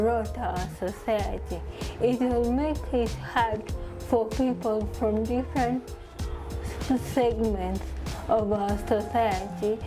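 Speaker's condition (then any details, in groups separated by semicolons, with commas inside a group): Cerebral palsy; from birth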